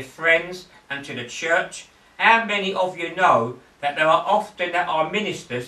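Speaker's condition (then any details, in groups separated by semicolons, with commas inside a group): No condition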